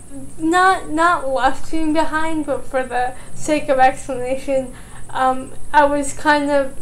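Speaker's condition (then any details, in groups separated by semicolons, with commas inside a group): Cerebral palsy, mild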